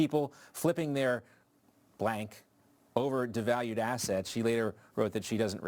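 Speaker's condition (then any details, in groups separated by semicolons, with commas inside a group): No condition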